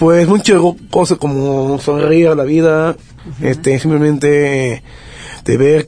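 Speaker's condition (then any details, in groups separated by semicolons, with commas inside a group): Down syndrome; congenital, trisomy 21, age 24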